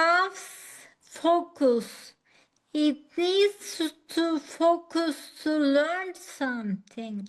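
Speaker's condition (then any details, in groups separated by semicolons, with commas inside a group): Acquired ataxia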